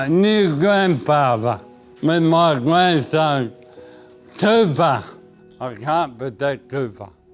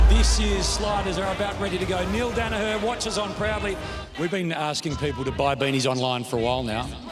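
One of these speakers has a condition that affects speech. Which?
The first: motor neurone disease; hand onset; early slurred speech, unable to speak for about 5 years.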